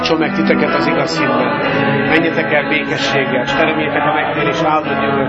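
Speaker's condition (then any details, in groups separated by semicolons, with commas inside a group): No condition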